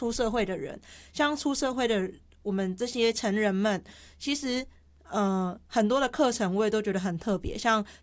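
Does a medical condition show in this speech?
Yes: hearing impairment; hearing impairment since at least junior high, only hearing-impaired student in junior high class; clear articulation per host, self-reports sometimes slightly unclear.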